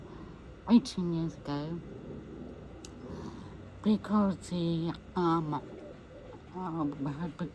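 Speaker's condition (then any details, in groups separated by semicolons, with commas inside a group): MND; voice may be difficult to understand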